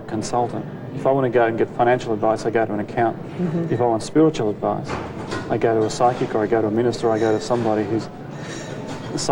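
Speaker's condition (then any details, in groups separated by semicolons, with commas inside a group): No condition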